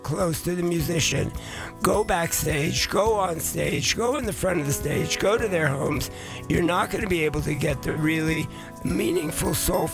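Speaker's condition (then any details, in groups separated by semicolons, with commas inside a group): Voice changed after vocal cord surgery; vocal cord surgery about two years ago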